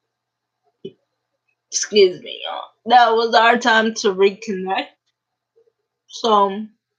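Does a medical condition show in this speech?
Yes: cerebral palsy; uses a wheelchair.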